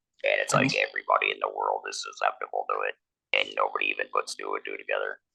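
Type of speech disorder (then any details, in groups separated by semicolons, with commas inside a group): Electrolarynx speech; laryngectomy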